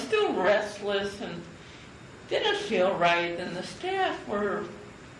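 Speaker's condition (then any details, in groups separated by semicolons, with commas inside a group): Cerebral palsy; from birth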